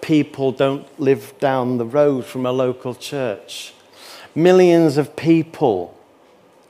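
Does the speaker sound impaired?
No.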